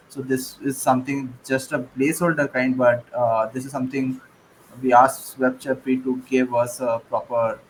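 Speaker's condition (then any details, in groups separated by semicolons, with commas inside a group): No condition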